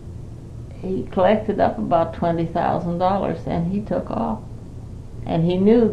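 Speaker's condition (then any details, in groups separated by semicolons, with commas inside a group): Parkinson's; Parkinson's for 5 years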